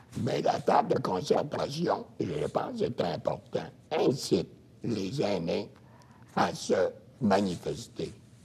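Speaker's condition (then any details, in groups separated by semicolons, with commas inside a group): Throat cancer, voice prosthesis; laryngectomy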